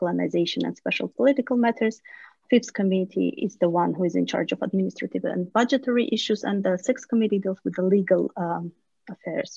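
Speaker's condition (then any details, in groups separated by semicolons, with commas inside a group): No condition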